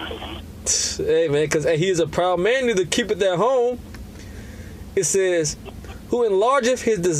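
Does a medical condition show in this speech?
No.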